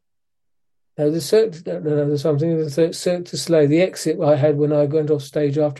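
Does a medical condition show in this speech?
Yes: Parkinson's disease; diagnosed by neurologist in Malaysia around age 60, suspected for a while.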